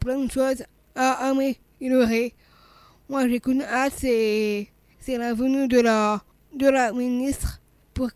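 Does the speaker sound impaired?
Yes: Down syndrome; congenital, heart malformation, heart surgery at age one after staphylococcus aureus, later reoperated; swallowing problems, slowness, childhood speech therapy to tone tongue.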